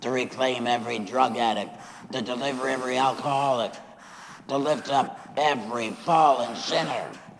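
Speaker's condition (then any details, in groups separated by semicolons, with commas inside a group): Laryngectomy after throat cancer; recurred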